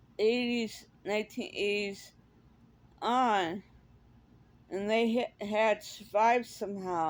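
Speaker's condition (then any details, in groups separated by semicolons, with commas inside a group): Cerebral palsy; speaks differently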